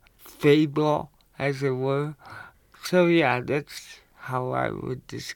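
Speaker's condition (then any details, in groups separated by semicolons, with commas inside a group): Cerebral palsy; cerebral palsy since childhood, visible, impaired coordination, did not operate heavy farm machinery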